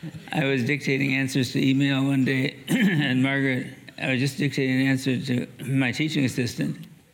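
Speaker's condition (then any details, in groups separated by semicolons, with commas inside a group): Parkinson's disease; began with worse handwriting, fine motor trouble, mild left hand tremor, gait change; reduced voice volume, uses classroom microphone, dictates with naturally speaking software, not standard strong dopamine medication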